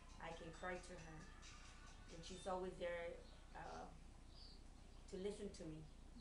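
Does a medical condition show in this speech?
No.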